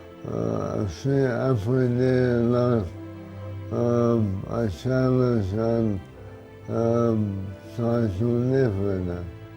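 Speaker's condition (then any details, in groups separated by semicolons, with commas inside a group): MND/ALS; progressive; since 2013; poor speech at onset, slow speech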